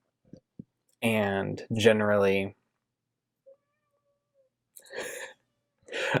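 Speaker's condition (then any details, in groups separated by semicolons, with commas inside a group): No condition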